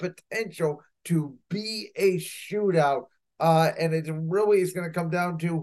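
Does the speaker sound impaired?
No.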